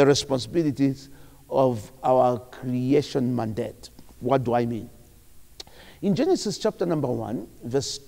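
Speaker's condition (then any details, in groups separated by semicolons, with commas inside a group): No condition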